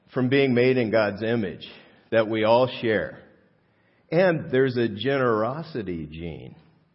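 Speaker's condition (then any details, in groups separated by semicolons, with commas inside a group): No condition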